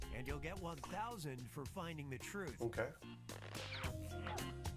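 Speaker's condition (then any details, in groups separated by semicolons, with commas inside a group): No condition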